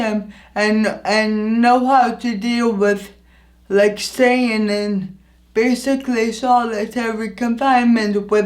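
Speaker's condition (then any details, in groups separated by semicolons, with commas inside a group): Anoxic brain injury; injury affects voice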